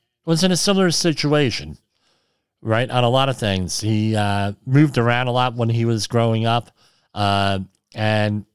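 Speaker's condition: Cleft lip and palate

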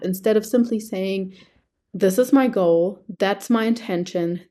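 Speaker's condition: No condition

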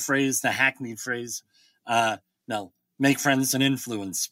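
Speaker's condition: Bilateral cleft lip and palate

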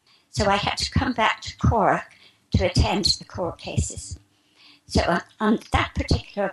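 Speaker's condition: Spasmodic dysphonia; about 3 years since onset, recent healing attributed to geopathic stress removal from apartment

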